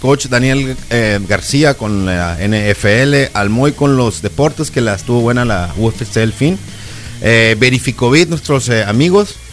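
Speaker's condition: No condition

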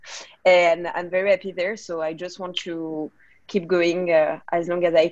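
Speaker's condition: No condition

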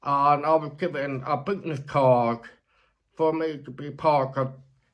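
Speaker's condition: Deafness, born deaf; mother-supported

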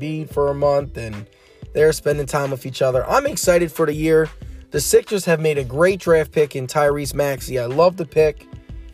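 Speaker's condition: No condition

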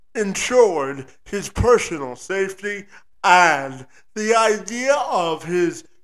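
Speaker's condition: Cerebral palsy; type leaving too little oxygen to legs for normal walking

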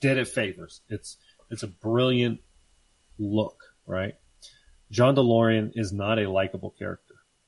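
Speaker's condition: No condition

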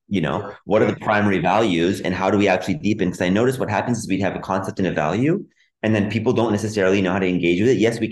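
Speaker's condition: No condition

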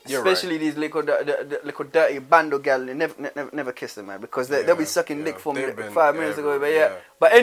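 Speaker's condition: Stutter; noticeable during this podcast; noticeable disfluency, hearing own speech discourages further talking, urge to stop mid-speech; repeated sounds, repeated words

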